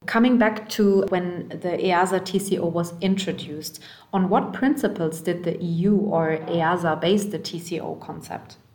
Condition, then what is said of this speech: None; typical speech.